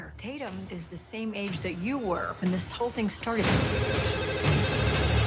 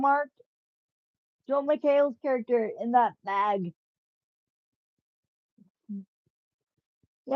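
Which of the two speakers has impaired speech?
The second: cerebral palsy, spastic; from birth, muscle spasms.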